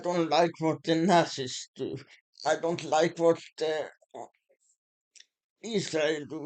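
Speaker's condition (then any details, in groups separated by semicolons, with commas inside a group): Muscular Parkinson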